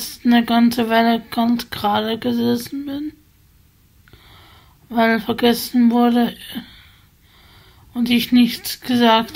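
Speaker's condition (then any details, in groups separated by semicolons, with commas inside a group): Spasticity from birth; multiple sclerosis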